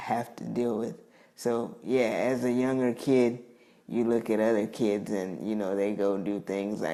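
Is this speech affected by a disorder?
Yes: cerebral palsy; affects mobility.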